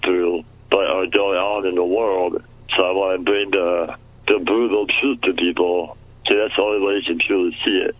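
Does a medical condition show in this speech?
Yes: muscular dystrophy; childhood onset.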